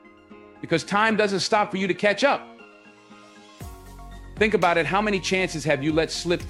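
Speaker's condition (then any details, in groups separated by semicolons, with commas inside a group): No condition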